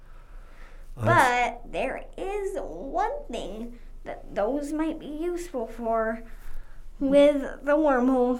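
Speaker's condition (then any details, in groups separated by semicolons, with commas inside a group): Cerebral palsy; cannot walk without support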